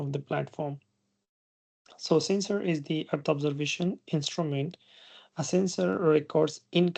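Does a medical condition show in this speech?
No.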